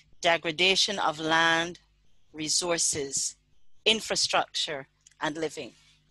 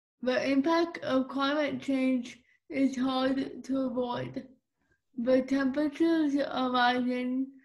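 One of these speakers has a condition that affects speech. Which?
The second: cerebral palsy; from birth, five minutes without oxygen at birth.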